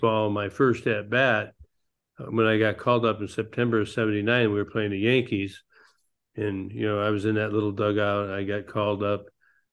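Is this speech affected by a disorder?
Yes: Parkinson's disease; no longer flies planes because of Parkinson's.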